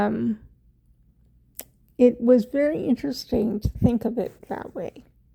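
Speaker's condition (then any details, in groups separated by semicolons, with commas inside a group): Cerebral palsy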